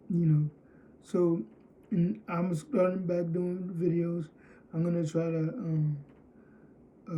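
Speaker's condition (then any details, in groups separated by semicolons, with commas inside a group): Cerebral palsy, spastic diplegia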